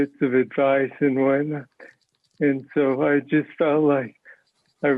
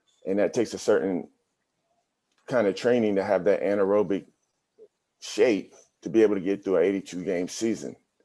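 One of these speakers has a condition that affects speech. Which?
The first: Parkinson's disease; young onset, deep brain stimulation surgery; speech sounds like mush.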